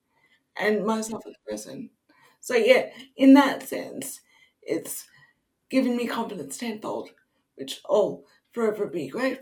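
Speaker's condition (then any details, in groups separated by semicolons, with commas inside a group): Cerebral palsy; wheelchair user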